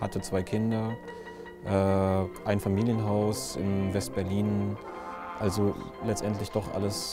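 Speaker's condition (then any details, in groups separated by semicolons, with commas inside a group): No condition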